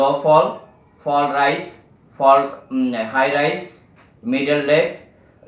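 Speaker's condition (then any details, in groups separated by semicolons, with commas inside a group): No condition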